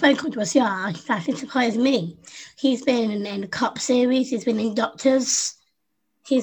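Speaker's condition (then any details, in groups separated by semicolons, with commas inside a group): Down syndrome; congenital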